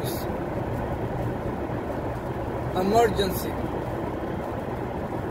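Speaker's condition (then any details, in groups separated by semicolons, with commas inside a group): No condition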